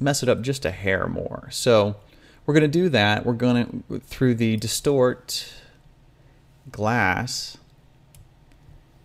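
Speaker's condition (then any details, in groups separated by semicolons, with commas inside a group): No condition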